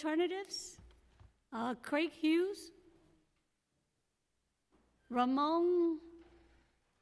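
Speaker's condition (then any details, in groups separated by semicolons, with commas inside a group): No condition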